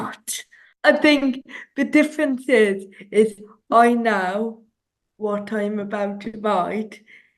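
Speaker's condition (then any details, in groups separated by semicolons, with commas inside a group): Cerebral palsy; some speech delay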